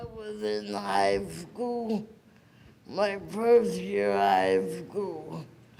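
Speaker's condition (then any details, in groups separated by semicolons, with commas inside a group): Cerebral palsy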